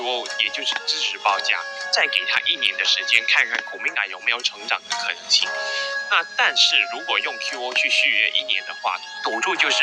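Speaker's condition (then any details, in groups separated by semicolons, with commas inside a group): No condition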